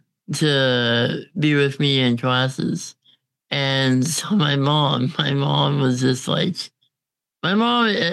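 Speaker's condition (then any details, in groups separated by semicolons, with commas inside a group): Congenital muscular dystrophy; uses ventilator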